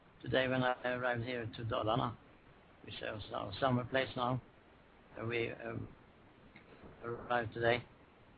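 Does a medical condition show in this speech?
Yes: Parkinson's disease; Parkinson's 21 years, levodopa, anti-reaction medicine from year 15 halved intake, Lars-Erik Unestål mental training; about 1,100 mg daily, self-adjusted, down ~10% over 6 years, tremor early in interview, breathing calms.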